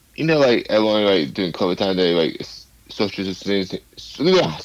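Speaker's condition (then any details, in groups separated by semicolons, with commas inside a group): Cerebral palsy; past speech therapy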